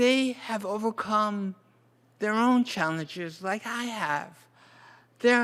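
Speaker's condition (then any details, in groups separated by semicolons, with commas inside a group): Cerebral palsy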